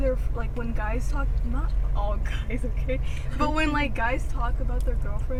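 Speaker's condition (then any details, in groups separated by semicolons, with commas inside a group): No condition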